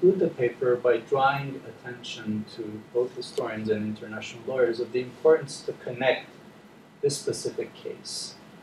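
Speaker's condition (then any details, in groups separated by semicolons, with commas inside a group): No condition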